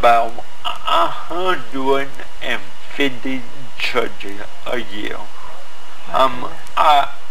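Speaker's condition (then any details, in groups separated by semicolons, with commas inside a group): Cerebral palsy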